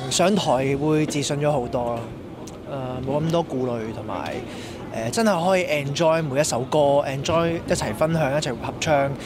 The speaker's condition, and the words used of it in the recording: None; typical speech.